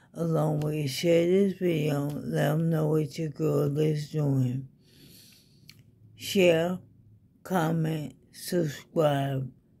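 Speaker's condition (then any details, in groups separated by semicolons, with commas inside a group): ALS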